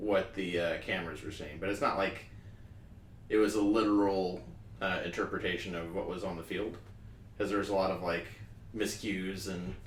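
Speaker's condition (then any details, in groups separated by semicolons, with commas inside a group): No condition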